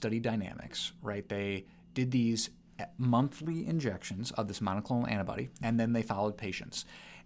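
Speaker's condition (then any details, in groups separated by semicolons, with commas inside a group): No condition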